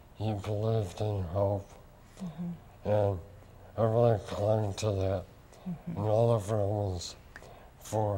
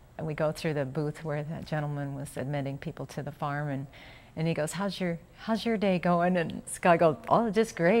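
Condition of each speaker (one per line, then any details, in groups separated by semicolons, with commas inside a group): Lou Gehrig's disease; onset index finger, spread to left hand, arm, neck, feeding tube, tracheostomy; 13 years since diagnosis, neck brace, ventilator via tracheostomy, no hand use; swallowing and speaking affected last, voice affected
No condition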